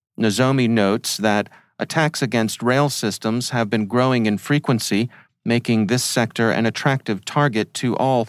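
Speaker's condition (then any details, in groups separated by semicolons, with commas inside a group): No condition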